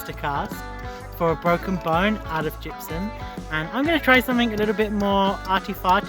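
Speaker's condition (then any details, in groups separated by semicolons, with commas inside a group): No condition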